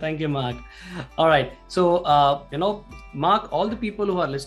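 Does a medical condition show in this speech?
No.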